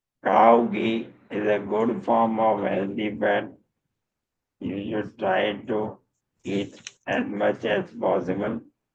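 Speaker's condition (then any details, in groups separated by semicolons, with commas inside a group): Motor neurone disease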